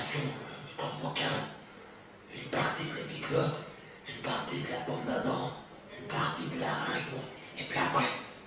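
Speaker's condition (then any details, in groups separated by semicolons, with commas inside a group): Partial laryngectomy with chep; partial laryngectomy with CHEP, most of epiglottis kept; after surgery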